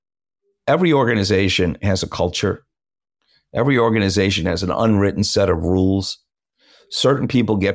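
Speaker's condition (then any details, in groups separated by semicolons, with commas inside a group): No condition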